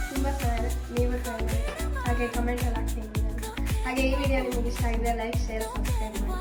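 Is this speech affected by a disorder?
No.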